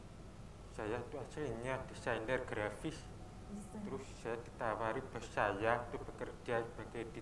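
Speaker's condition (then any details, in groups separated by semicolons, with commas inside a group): Deafness; asks others to relay sounds and speech, communicates easily with deaf wife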